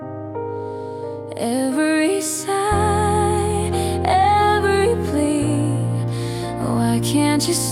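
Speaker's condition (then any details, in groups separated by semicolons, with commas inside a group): No condition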